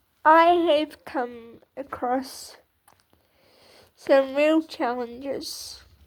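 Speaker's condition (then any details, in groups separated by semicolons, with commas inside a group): Cerebral palsy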